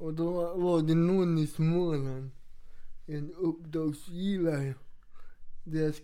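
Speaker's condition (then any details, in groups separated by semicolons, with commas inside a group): Cerebral palsy; wheelchair user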